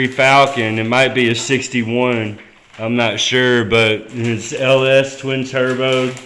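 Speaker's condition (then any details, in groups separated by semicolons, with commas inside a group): No condition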